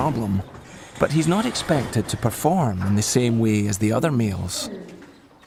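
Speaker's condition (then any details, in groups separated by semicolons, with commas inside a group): No condition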